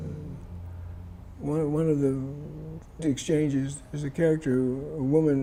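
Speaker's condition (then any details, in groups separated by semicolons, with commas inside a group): Parkinson's disease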